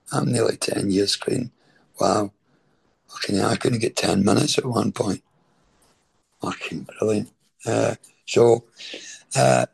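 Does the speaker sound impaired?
Yes: throat cancer treatment effects, stage 4 throat cancer; voice changed by throat cancer and treatment, deep voice.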